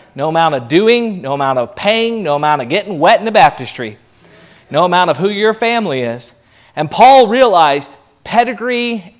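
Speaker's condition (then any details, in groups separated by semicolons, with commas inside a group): No condition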